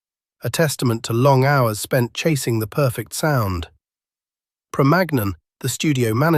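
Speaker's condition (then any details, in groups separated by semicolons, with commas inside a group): No condition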